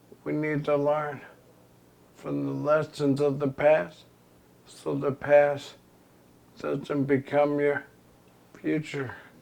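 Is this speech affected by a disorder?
Yes: ALS; progressive terminal illness.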